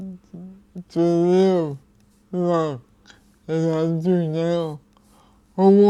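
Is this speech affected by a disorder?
Yes: cerebral palsy.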